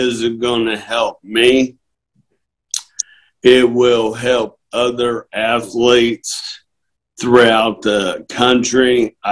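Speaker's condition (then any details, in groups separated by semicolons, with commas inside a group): ALS; degenerative terminal nerve disease; diagnosed over a year ago; struggles talking, speech mistaken for intoxication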